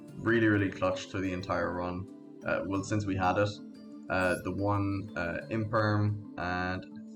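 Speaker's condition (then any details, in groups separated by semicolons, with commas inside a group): No condition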